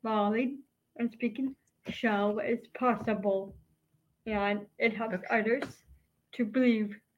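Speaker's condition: Down syndrome; congenital, hypotonia at birth, diagnosed hours after birth, high marker on alpha fetoprotein test at 16 weeks; age 25, early work on speech and neurodevelopment

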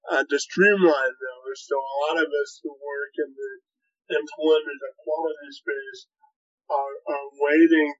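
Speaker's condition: Cerebral palsy; spastic quadriplegic

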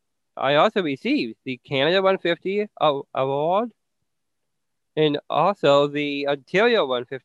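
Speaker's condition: Down syndrome; communicates very clearly per host, experienced giving many speeches

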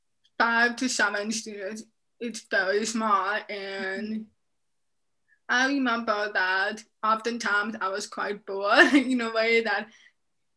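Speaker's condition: Deafness, profound, severe; bilateral cochlear malformation

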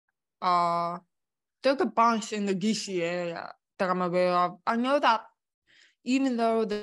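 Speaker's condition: Born deaf; congenital deafness

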